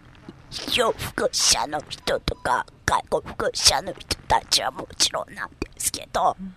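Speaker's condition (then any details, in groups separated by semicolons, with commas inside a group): Myasthenia gravis; ventilator since age 26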